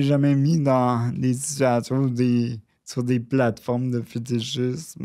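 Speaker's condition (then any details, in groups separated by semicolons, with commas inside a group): Cerebral palsy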